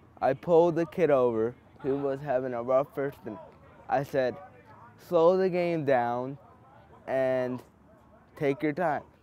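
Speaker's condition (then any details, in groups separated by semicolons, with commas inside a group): Cerebral palsy; present from birth, affects movement, wheelchair most of life; recovering from right leg surgery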